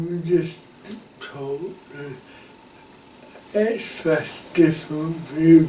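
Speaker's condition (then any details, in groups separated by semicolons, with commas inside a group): Cerebral palsy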